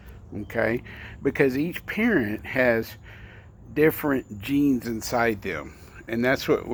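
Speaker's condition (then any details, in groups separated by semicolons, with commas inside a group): No condition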